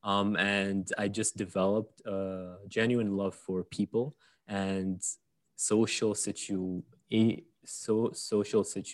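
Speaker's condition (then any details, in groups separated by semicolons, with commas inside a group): Stutter, mild; stutter from about age five, stuttered a lot in job interviews, overcome via self-development, small steps; mostly overcome in past few years, only a bit remains; slight residual stutter; repeated sounds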